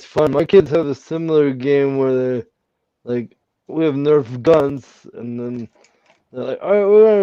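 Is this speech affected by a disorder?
Yes: cerebral palsy.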